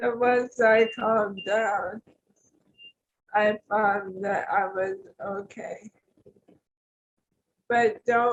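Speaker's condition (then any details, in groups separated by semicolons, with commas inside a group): ALS; tracheostomy; arms do not work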